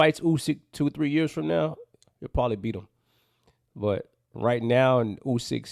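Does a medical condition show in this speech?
No.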